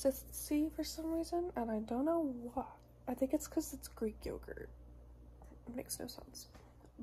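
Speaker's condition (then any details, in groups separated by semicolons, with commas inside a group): No condition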